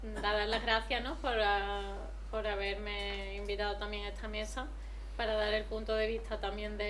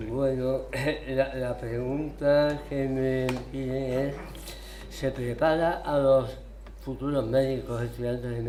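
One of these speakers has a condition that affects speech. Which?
The second: tongue cancer, partial glossectomy; half of tongue removed for cancer; over 25 years since cancer.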